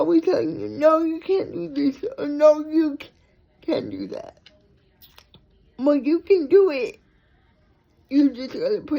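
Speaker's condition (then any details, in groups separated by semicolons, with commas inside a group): Cerebral palsy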